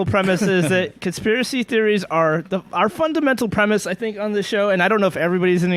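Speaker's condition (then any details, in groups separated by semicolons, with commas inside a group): No condition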